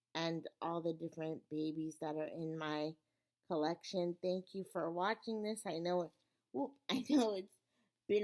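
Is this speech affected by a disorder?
Yes: cerebral palsy; wheelchair user.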